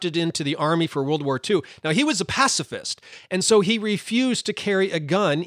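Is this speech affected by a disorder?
No.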